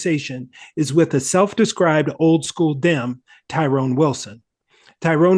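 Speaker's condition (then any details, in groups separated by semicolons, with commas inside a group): No condition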